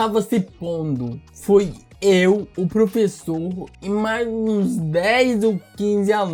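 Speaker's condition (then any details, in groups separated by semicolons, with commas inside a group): Cerebral palsy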